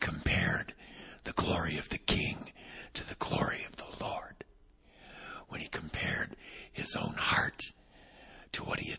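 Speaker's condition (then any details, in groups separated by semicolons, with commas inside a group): Vocal cord paralysis, unilateral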